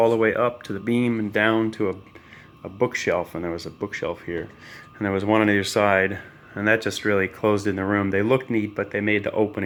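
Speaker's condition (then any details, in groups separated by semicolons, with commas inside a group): No condition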